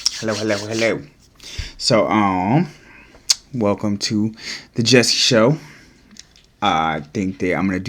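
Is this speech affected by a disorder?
No.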